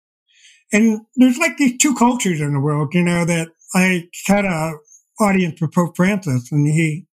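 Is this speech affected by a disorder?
Yes: deafblindness; progressive, diagnosed at age 28, expects eventual total blindness.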